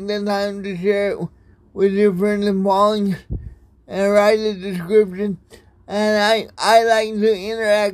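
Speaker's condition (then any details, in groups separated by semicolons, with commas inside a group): Cerebral palsy; from birth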